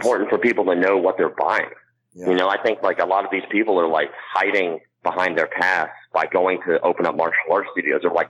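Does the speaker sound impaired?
Yes: cleft palate; congenital cleft palate, mouth, ear, nose and throat structure differ from most people, cannot blow up balloon; ear pressure not relieved, cannot clear ear, ear hurts in wrestling.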